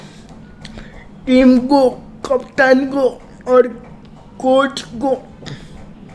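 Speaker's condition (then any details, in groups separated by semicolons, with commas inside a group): Cerebral palsy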